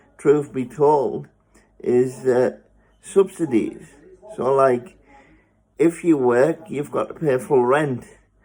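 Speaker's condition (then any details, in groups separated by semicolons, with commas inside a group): Spastic cerebral palsy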